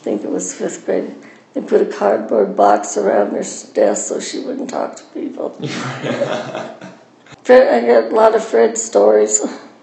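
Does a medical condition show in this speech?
Yes: Parkinson's; diagnosed at age 44; lives at Williamsburg.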